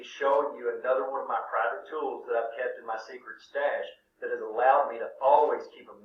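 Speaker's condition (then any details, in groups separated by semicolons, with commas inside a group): No condition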